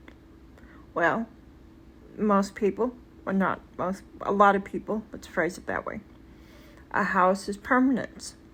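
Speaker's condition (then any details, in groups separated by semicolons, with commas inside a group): Cerebral palsy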